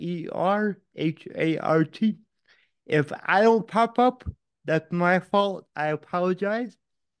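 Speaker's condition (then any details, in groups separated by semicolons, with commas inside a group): Cerebral palsy; physical challenges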